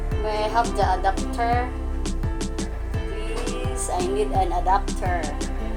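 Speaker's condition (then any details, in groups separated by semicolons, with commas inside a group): No condition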